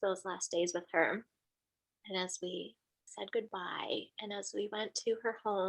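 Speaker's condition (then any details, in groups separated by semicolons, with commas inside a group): No condition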